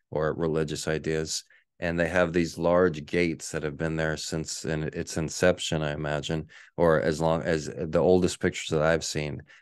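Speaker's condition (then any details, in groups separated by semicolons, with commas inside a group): No condition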